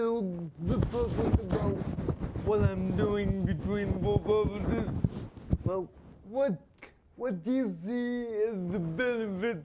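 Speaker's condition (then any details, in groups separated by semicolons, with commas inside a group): Spastic quadriplegia; spasms increase greatly under stress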